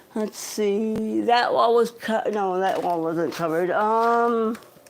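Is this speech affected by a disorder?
Yes: cerebral palsy.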